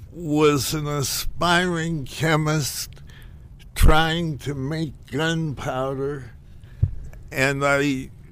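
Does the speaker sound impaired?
Yes: Parkinson's disease; asked neurologist about trying cannabis.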